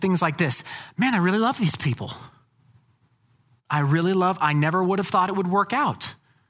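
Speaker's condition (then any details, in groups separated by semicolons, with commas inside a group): No condition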